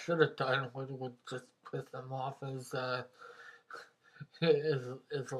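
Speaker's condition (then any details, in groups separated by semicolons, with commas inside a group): Mobius syndrome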